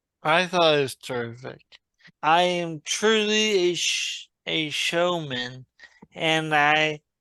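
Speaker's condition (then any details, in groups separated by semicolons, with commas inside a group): Traumatic brain injury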